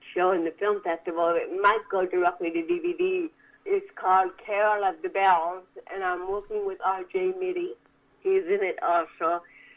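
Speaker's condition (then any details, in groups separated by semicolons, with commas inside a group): Cerebral palsy; from birth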